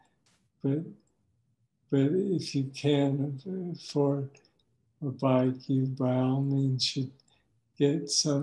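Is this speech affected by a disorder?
Yes: Parkinson's disease.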